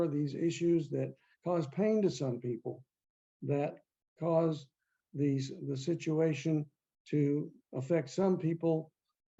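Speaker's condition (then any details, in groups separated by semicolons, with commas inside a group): No condition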